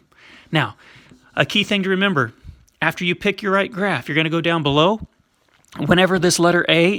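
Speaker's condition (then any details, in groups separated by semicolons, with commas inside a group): No condition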